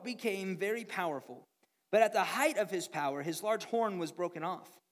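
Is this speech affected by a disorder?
No.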